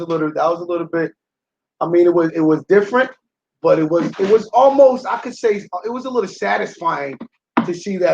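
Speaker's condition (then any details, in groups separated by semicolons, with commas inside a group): No condition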